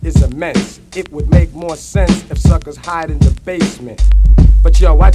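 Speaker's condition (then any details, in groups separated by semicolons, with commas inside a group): No condition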